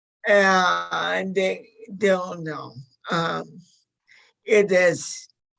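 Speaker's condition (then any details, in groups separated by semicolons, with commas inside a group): Motor neuron disease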